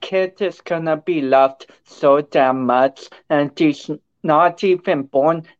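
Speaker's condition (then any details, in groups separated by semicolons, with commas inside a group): Cerebral palsy; affects speech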